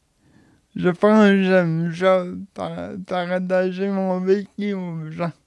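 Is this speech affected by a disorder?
Yes: cerebral palsy; since birth, respite house since age 8 or 9.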